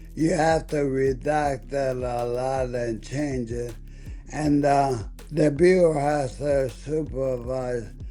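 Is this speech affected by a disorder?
Yes: ALS.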